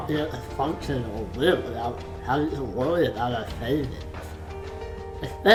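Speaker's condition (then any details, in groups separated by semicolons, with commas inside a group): Facial palsy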